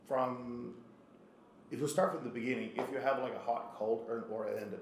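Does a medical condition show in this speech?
No.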